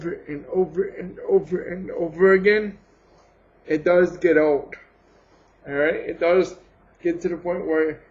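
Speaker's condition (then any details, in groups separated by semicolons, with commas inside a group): Cerebral palsy; has had surgery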